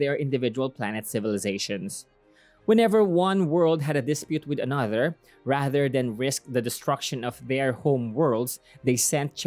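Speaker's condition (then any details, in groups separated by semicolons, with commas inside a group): No condition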